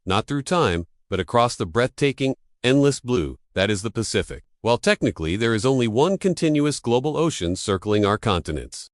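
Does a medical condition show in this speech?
No.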